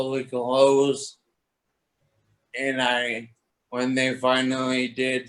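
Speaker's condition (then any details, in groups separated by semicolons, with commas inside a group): Toxic leukoencephalopathy, locked-in syndrome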